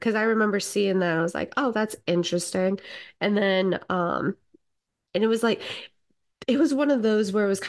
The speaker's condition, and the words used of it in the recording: No condition.